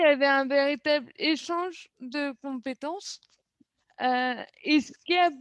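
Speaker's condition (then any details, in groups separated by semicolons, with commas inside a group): Cerebral palsy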